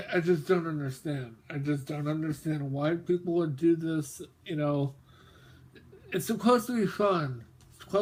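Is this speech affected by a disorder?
Yes: mobius syndrome.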